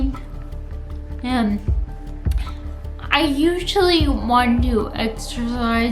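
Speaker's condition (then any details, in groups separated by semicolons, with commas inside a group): Friedreich's ataxia; neurological disorder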